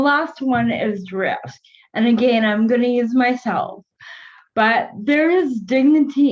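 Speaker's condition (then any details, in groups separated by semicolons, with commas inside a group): Cerebral palsy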